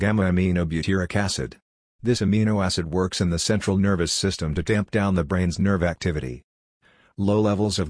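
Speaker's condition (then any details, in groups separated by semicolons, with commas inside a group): No condition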